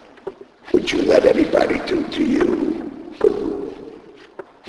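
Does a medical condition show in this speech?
Yes: laryngectomy; needs thumb to talk.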